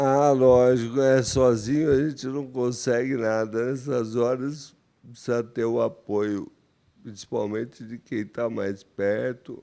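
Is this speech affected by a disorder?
Yes: amyotrophic lateral sclerosis; onset with cramps.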